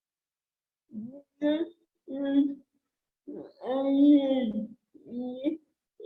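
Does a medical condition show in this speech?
Yes: cerebral palsy; since birth.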